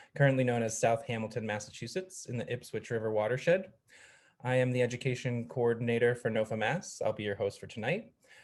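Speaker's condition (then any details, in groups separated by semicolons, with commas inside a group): No condition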